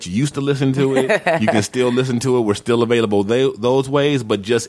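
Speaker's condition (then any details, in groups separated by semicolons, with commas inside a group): No condition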